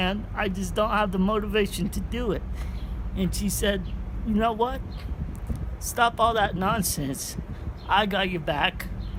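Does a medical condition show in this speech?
Yes: cerebral palsy.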